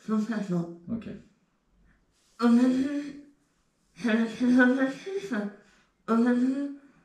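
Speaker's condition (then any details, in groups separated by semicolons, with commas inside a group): Tongue cancer; in remission, eats blended food; eating difficulty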